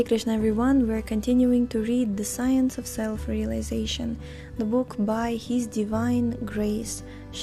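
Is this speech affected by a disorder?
No.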